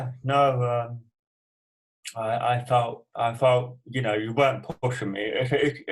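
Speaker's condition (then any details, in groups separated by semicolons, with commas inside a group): Cerebral palsy; from birth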